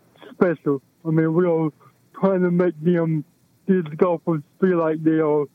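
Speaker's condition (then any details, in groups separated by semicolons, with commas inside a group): Cerebral palsy; balance and posture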